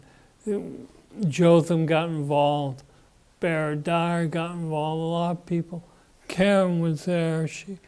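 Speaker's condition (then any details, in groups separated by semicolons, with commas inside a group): Parkinson's disease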